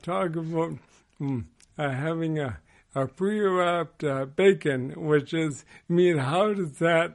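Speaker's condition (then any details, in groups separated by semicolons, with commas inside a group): ALS; progressive motor neuron disease, slower progression than most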